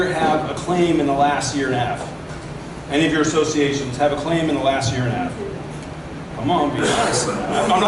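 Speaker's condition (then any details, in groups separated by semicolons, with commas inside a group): No condition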